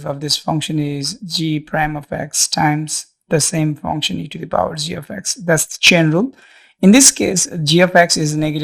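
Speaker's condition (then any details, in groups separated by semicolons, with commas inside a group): No condition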